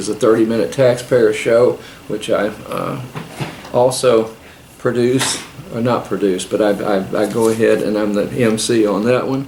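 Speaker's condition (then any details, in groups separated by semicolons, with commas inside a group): No condition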